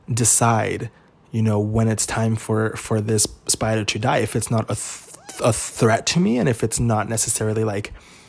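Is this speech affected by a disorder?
Yes: stutter; present since birth, lifelong; recording at 2:40 AM, stutter not edited out; less when alone or comfortable, worse when anxious, scared, nervous or excited, fear triggers stuttering, avoids talking, very quiet; here repeated words, prolonged sounds.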